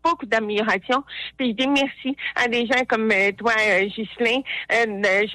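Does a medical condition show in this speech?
Yes: hard of hearing; disability not very noticeable to others.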